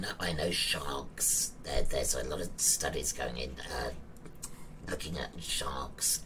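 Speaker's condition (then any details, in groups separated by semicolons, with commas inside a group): Laryngectomy; laryngectomy for thyroid cancer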